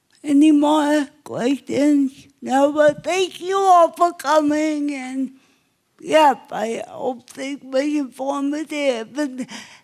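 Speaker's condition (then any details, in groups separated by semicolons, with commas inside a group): Cerebral palsy; obvious speech impairment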